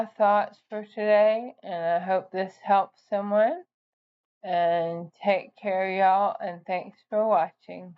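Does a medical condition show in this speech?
Yes: ALS.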